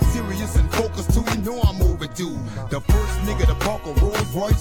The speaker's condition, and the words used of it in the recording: No condition.